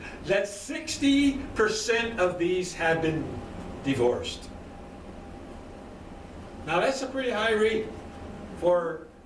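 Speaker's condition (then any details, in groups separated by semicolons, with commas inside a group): No condition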